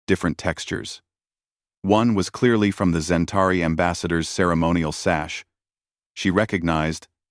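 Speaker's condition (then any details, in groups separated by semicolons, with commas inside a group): No condition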